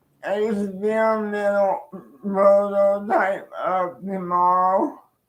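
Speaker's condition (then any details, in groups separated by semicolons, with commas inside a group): Cerebral palsy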